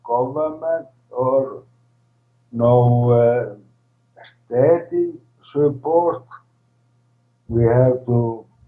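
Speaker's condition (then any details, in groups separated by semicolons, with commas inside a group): ALS, primary lateral sclerosis, PLS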